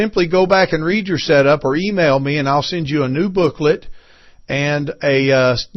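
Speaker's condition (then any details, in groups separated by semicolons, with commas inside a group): No condition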